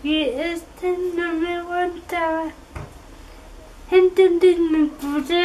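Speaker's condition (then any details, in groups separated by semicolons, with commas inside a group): Cerebral palsy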